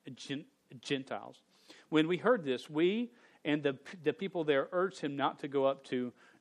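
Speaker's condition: Stutter; stutter since age 5, persisted through teenage years, no successful fix; not fully fluent, stuttered on own name as teenager; repeated sounds, repeated words

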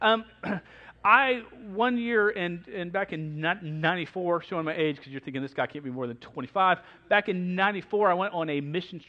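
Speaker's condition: Stuttering; long-standing stutter, never fluent before crowds earlier in life; can say seven easily now, known for struggling when praying aloud for offering; gets stuck on words most of the time, stumbles through words; repeated sounds, repeated words

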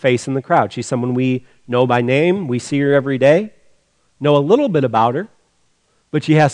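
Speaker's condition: No condition

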